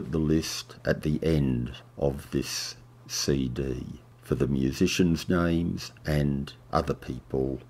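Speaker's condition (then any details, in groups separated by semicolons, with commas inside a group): No condition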